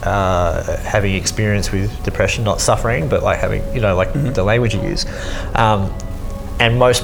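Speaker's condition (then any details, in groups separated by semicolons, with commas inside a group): Cleft lip and palate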